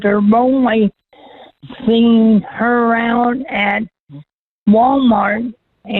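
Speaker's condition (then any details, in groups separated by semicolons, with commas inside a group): Cerebral palsy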